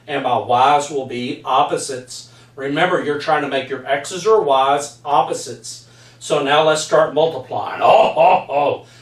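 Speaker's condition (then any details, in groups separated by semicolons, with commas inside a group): No condition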